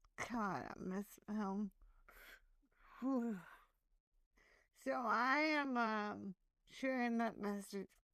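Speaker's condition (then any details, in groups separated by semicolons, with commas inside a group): Hemiplegic cerebral palsy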